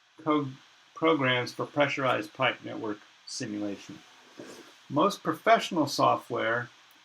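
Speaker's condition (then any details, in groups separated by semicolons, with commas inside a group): No condition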